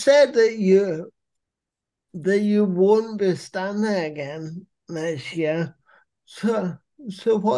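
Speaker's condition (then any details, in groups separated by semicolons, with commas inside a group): Cerebral palsy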